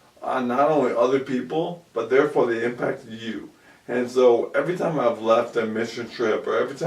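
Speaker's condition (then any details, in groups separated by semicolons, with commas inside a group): ALS; about 2 years since onset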